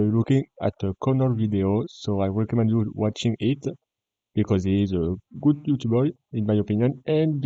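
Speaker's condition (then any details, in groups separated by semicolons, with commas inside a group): No condition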